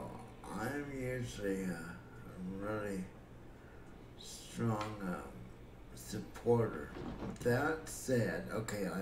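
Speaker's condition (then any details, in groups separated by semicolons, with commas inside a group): Cerebral palsy; affects muscle coordination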